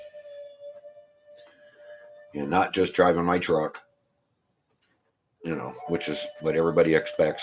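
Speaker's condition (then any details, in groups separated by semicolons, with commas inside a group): No condition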